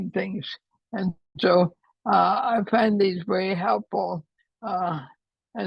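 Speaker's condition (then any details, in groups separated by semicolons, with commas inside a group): ALS; affects hands and voice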